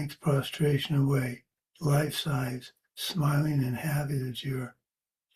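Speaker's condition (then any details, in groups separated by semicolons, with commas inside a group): Parkinson's; age 73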